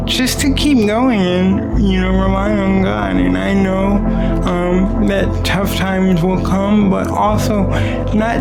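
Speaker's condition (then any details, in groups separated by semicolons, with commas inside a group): Cerebral palsy; affects limb and muscle movement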